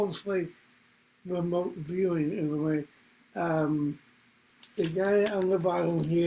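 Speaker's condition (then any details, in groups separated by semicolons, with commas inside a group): Cerebral palsy; from birth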